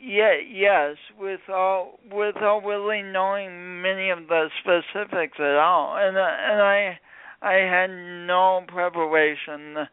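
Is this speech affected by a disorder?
Yes: speech impediment from birth injury; born few weeks early, oxygen loss on way to emergency room, coordination differences; speech impediment sounding unlike a regional accent, not a Midwestern accent.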